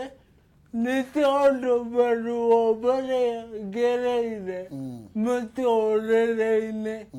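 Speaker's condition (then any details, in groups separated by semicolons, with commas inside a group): Cerebral palsy; speaks slowly, speaking effortful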